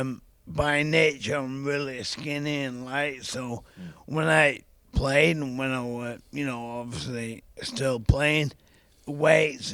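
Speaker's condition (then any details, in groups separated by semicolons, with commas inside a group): ALS; young onset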